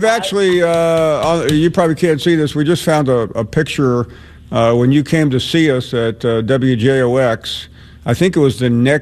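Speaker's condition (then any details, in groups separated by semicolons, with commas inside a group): No condition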